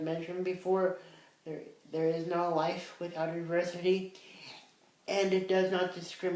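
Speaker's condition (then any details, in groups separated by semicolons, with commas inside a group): Cerebral palsy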